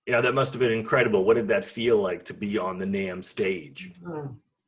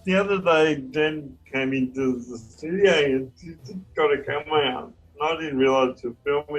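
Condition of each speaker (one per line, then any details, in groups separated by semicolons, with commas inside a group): No condition
Cerebral palsy; present from birth, affects arms and legs, wheelchair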